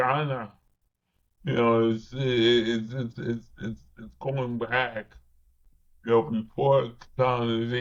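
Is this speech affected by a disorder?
Yes: cerebral palsy.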